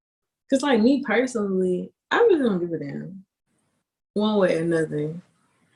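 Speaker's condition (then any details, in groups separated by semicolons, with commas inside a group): No condition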